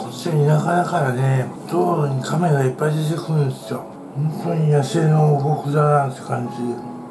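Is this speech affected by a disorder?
Yes: tongue cancer, partial glossectomy.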